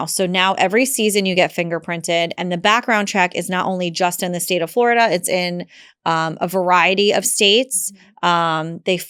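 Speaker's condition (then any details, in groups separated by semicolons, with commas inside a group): No condition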